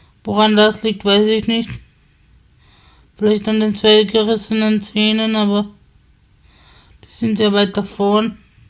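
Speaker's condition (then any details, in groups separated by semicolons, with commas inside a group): Spasticity from birth; multiple sclerosis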